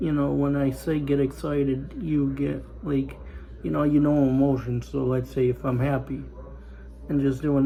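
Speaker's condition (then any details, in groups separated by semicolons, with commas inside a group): Spastic cerebral palsy; able to talk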